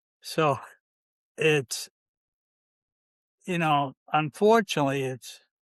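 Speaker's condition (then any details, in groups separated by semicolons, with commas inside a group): ALS, C9 mutation; limb onset in fingers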